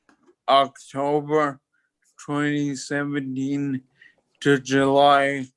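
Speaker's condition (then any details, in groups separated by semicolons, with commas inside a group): Toxic leukoencephalopathy, locked-in syndrome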